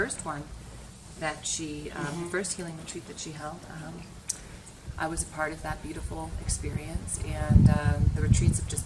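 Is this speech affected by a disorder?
No.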